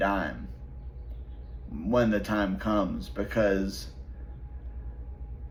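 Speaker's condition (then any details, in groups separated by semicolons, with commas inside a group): Traumatic brain injury; relearned talking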